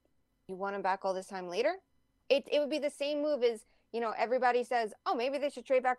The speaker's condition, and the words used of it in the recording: None; typical speech.